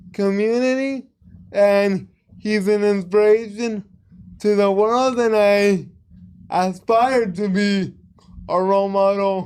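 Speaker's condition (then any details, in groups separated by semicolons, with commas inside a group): Cerebral palsy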